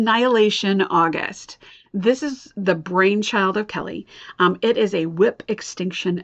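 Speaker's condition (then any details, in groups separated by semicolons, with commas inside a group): No condition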